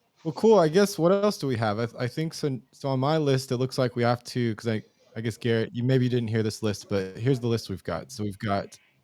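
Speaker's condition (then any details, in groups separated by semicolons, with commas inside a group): No condition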